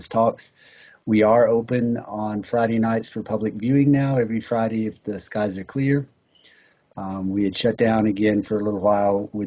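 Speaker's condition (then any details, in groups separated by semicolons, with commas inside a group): No condition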